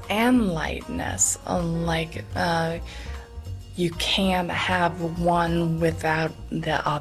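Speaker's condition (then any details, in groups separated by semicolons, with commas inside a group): Aphasia; acquired after bike accident while exercising, onset three months after graduating, relearned thinking, speaking, getting up; struggles with language and word finding, had to relearn speaking, can sing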